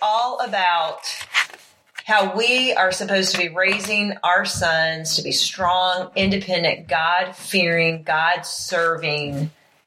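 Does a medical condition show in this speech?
No.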